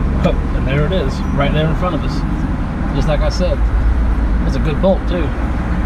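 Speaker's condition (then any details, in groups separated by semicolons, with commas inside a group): No condition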